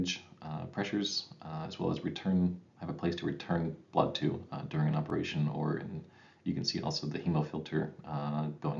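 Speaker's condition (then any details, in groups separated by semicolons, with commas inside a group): No condition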